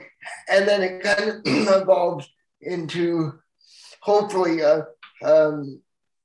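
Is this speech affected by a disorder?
Yes: cerebral palsy; full-time wheelchair user.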